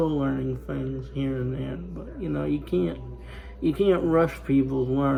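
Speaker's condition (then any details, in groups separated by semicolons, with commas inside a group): Spastic cerebral palsy; spastic, lower body affected, upper body fine, cannot walk; spasms when excited, whole-body contractions with movement, fatigue; able to talk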